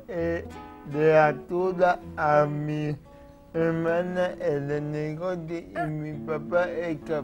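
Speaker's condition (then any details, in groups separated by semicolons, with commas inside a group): Cerebral palsy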